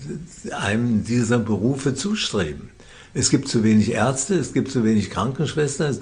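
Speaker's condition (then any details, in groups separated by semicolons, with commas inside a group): Parkinson's disease; first diagnosed by a psychiatrist, treated by professor Jens Volkmann in Würzburg; feels as if not having Parkinson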